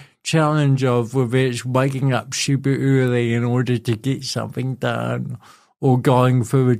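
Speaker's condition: Cerebral palsy; voice affected

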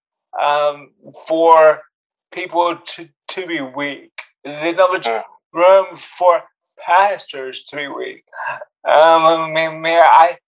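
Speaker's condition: Cerebral palsy; speech impediment, noticeable on phone calls

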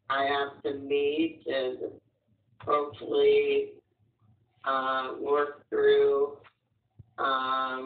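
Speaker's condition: Muscular dystrophy; physical disability

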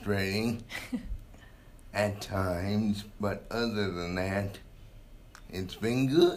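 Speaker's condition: Cerebral palsy; coordination affected

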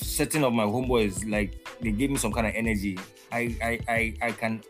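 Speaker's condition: No condition

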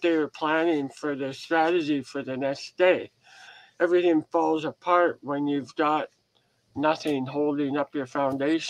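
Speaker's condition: Head and neck cancer surgery; crooked head since

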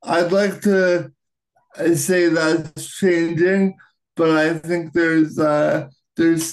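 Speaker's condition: Cerebral palsy, right-sided high tone

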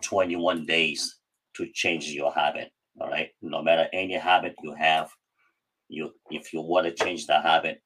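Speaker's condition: Cleft palate; cleft palate since childhood, speech practiced for many hours at home over years

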